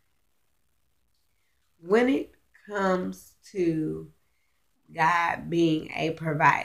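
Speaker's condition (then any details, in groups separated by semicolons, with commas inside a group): Cerebral palsy, spastic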